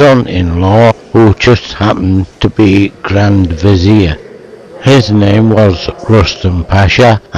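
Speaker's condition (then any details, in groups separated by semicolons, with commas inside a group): Motor neuron disease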